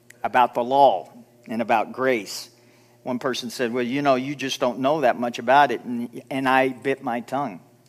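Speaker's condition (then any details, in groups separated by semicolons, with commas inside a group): No condition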